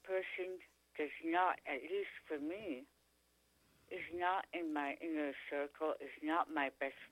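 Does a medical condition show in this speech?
Yes: tongue cancer; stage 4 tongue cancer, chronic sore throat symptom, Dr. Oxford removed three quarters of tongue, two surgeries; could not speak, swallow or eat after surgery, feeding tube, now speaks pretty clearly.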